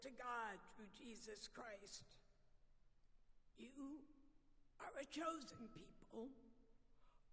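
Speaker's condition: Vocal dysphonia; noticeably sultry voice

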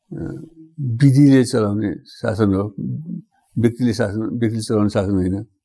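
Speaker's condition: Parkinson's disease; slurred, jumbled speech, sometimes hard to understand, sometimes sounds fine, dry mouth

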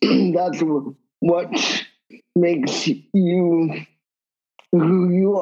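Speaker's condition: Cerebral palsy; wheelchair user

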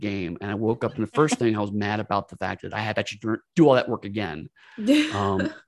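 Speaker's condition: No condition

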